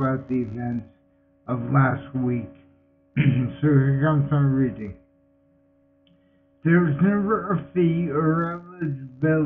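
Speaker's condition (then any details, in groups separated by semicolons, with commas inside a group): Multiple sclerosis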